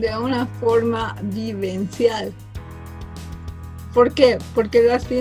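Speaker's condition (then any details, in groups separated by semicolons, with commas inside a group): Cerebral palsy from birth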